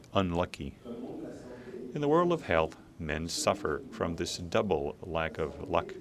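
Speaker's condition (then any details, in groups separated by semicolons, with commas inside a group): No condition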